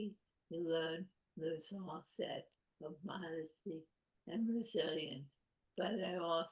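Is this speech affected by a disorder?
Yes: ALS; speaking is a challenge, early swallowing trouble.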